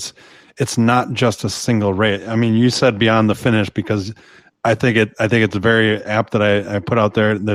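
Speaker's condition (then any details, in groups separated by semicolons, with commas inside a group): No condition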